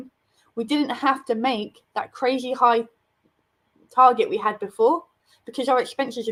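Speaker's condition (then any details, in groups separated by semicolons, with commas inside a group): No condition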